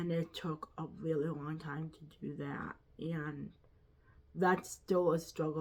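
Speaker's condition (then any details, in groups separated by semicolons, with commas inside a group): Quadriplegic cerebral palsy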